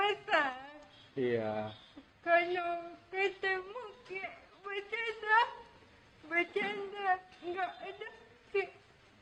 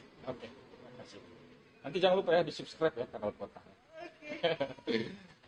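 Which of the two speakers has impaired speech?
The first: cerebral palsy.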